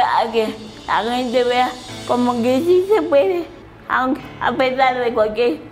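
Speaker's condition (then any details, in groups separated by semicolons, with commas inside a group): Cerebral palsy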